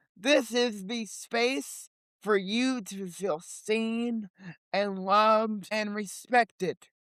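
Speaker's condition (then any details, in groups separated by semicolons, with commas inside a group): Cerebral palsy; limited mobility, legs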